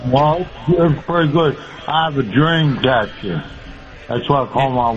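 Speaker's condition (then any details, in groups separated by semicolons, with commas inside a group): Speech impediment; cause unclear, stabbed by girlfriend and hit on head with ashtray years ago; can walk, not on walker; answers hard for hosts to follow, one reply taken as a yes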